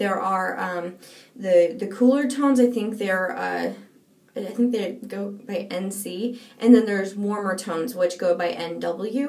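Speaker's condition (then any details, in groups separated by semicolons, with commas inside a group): No condition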